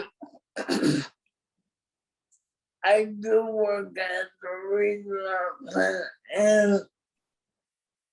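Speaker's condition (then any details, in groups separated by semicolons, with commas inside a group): Cerebral palsy; from birth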